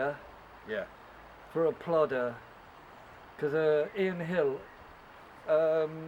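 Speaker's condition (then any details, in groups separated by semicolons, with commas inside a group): No condition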